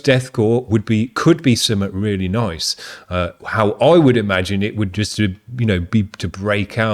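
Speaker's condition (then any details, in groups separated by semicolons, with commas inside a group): No condition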